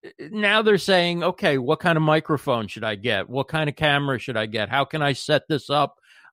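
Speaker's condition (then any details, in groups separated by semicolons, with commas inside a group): No condition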